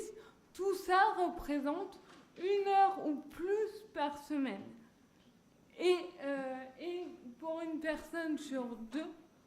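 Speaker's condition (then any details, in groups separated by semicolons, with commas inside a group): Cerebral palsy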